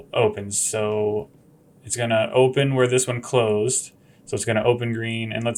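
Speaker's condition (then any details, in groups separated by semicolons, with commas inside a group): No condition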